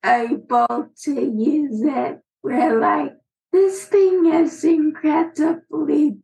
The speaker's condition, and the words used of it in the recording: Aphasia. I will go ahead and say, just because I talk poorly does not mean my intellect is any less than, which is not a standard thing to think about